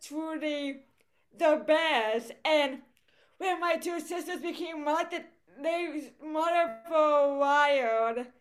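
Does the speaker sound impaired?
Yes: cerebral palsy; brain bleed at quadruplet birth, right side weaker, limp, crooked right hand, electric wheelchair for travel; second hand surgery done, Botox in legs and arm upcoming, physical therapy, foot surgery planned; voice affected, speaks with accent.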